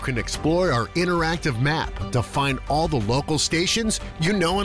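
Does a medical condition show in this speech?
No.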